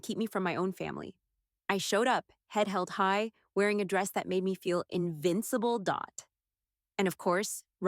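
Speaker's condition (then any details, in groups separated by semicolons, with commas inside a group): No condition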